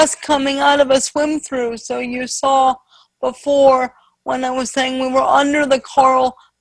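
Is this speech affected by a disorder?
Yes: spastic quadriplegic cerebral palsy.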